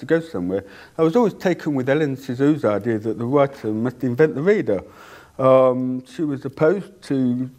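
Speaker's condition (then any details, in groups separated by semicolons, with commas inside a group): Deafness; cannot hear own voice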